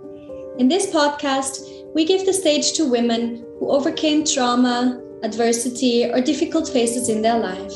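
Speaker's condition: No condition

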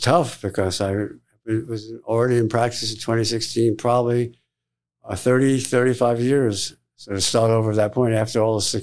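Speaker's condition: Tongue cancer surgery; tongue (glossopharyngeal) cancer, tongue lesion found on biopsy, surgically excised

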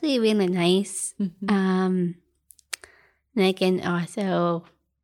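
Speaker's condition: Down syndrome; adult woman

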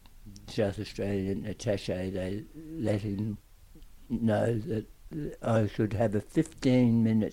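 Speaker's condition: Tongue cancer, aggressive; after treatment, speech and swallowing problems persist to a certain extent

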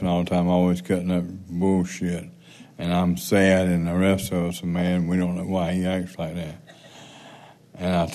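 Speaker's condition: Parkinson's; speaking seated instead of at podium because of fall risk

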